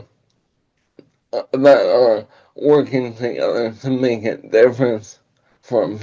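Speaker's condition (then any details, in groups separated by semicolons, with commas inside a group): ALS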